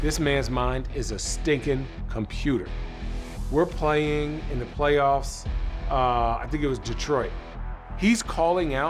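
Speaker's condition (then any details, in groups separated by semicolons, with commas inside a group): No condition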